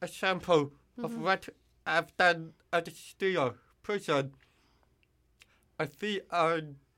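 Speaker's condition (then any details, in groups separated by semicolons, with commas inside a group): Hearing loss with cochlear implant; distorted when yelling at high volume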